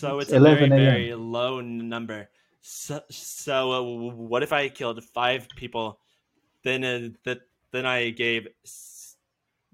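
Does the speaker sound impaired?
Yes: stuttering; varies day to day with bad talking days, called not a disability but annoying; massive pauses, little breaks in speech; here repeated sounds, repeated words, prolonged sounds.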